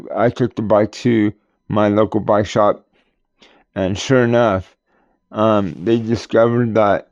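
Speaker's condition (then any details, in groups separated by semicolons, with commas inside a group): Cerebral palsy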